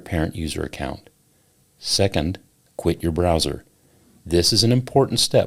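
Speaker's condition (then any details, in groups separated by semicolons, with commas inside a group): No condition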